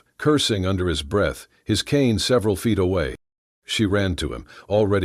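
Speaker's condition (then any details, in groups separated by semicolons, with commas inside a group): No condition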